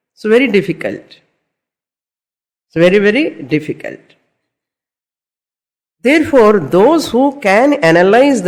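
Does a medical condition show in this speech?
No.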